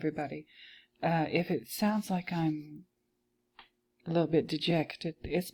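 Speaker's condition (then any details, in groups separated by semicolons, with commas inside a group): No condition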